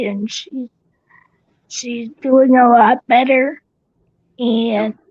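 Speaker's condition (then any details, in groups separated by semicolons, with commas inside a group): Cerebral palsy; tracheotomy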